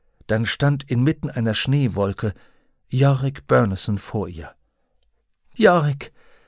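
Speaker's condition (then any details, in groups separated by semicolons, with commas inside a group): No condition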